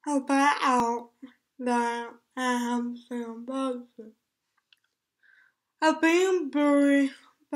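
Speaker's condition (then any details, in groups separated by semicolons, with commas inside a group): Cerebral palsy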